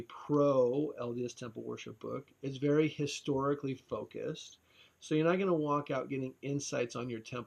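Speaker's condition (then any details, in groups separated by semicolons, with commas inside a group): No condition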